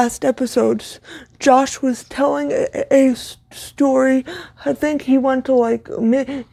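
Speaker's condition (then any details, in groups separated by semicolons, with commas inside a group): Cerebral palsy, severe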